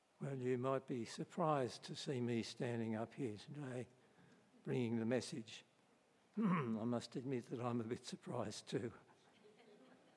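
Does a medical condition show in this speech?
Yes: Parkinson's disease; concern about voice carrying through.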